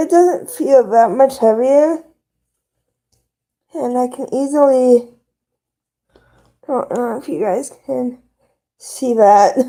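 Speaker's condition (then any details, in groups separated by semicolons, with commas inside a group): Cerebral palsy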